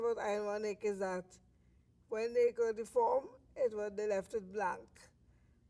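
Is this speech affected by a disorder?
Yes: cerebral palsy; lifelong.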